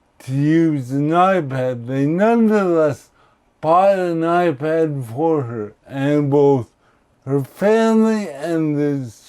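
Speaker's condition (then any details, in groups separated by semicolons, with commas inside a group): Cerebral palsy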